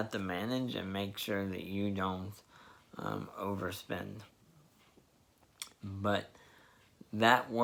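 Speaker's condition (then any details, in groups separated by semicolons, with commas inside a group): Spastic diplegia cerebral palsy; needs less care than before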